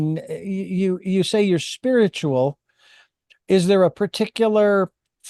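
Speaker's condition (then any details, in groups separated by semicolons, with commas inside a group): No condition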